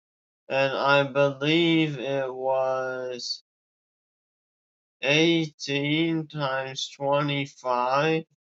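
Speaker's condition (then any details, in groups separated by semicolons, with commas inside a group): Tongue cancer surgery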